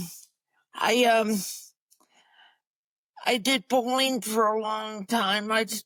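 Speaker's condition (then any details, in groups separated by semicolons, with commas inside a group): Cerebral palsy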